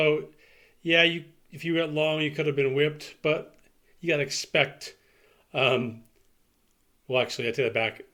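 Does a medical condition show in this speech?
No.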